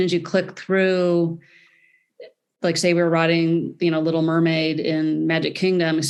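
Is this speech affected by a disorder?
No.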